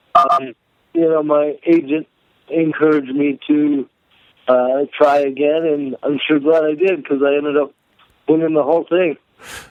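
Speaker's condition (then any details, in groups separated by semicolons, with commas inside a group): Cerebral palsy; may sound drunk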